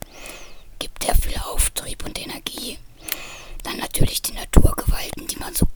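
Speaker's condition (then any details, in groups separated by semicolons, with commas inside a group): Voice disorder after laryngeal cancer, radiation scarring of vocal folds; laryngeal cancer treated with radiation and chemotherapy, vocal cord scarring from radiation, swallowing disorder; ongoing vocal cord impairment, swallowing problems, eating with workarounds, mostly fed via feeding tube; voice somewhat quieter, audibly affected, recording volume turned up high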